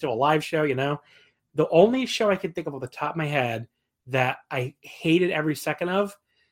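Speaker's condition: No condition

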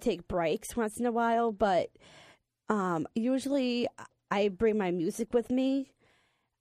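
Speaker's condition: Down syndrome

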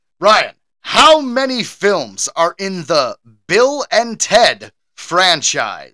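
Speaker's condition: No condition

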